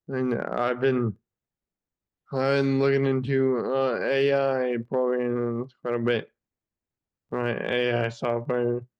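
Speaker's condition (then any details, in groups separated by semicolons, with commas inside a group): Friedreich's ataxia; age 28, 14 years since diagnosis, still progressing, uses wheelchair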